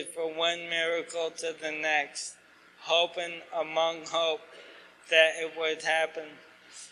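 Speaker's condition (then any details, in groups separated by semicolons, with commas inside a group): ALS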